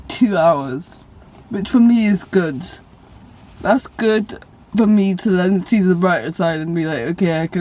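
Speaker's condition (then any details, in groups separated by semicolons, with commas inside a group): Cerebral palsy; cerebral palsy, brain trauma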